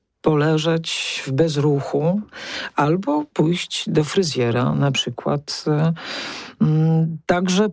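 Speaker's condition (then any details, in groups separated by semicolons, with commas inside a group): No condition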